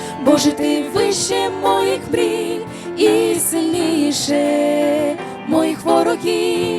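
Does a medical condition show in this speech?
No.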